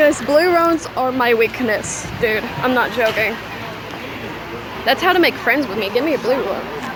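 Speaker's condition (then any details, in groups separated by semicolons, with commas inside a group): No condition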